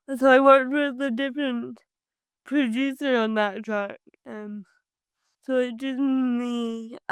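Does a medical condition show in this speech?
Yes: cerebral palsy; from birth.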